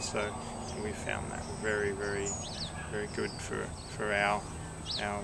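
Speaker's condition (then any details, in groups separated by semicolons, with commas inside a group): No condition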